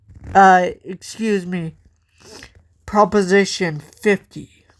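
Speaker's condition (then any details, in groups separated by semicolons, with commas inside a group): Cerebral palsy; from birth, walks with walker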